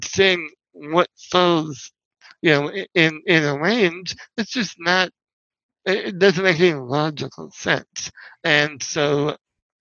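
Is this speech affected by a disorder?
Yes: spinal muscular atrophy; wheelchair user.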